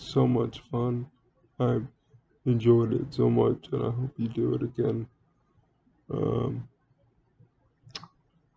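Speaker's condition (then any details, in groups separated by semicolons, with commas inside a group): Cerebral palsy; speaks relatively well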